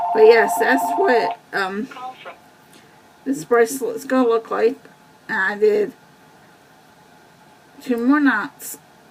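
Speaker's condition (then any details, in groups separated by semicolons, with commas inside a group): Cerebral palsy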